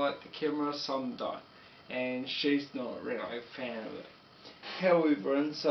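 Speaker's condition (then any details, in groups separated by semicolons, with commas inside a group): Multiple sclerosis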